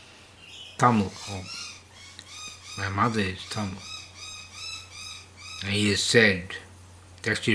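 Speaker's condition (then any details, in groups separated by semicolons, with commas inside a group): Parkinson's disease; hypersalivation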